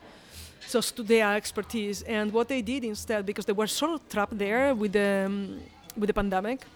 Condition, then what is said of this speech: None; typical speech.